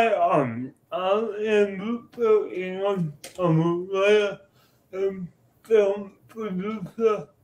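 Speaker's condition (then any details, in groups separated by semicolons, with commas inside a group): Cerebral palsy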